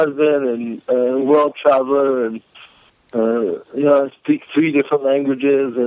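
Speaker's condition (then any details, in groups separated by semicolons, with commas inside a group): Cerebral palsy; may sound drunk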